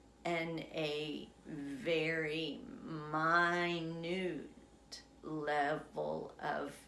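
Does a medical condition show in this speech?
Yes: essential tremor; affects legs as well.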